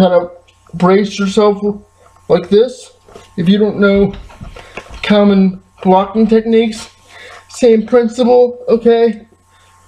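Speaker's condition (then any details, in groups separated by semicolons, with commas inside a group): Cerebral palsy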